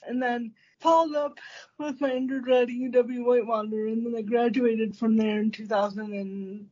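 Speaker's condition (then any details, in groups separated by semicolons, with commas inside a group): Cerebral palsy; first power wheelchair at 14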